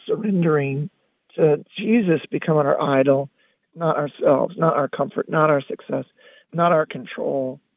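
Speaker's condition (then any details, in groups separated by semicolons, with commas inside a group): Loss of singing voice; lost singing voice around 2006-2007 after about 16-17 years as band vocalist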